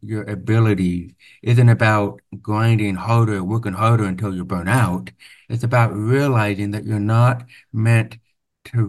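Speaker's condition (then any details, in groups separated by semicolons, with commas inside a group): Profound hearing loss, deaf accent; over 13 years of speech therapy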